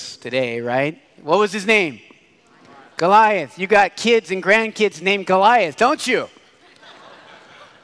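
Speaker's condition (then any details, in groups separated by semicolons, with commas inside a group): No condition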